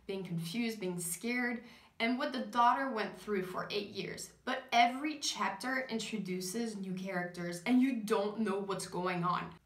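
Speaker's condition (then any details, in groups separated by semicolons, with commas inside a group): No condition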